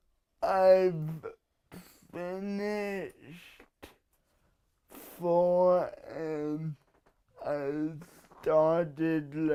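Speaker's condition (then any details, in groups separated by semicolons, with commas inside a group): Cerebral palsy; from birth, physical only, slight memory loss; 19 years since onset, types with nose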